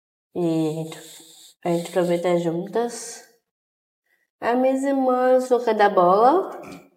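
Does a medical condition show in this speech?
Yes: Down syndrome; genetic condition, trisomy 21.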